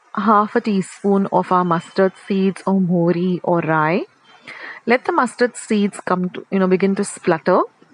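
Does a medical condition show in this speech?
No.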